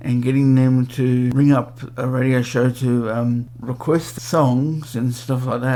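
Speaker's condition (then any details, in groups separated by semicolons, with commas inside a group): Cerebral palsy; 46 years old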